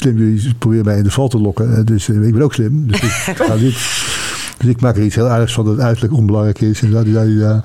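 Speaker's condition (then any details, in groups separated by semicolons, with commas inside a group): Parkinson's disease; progressive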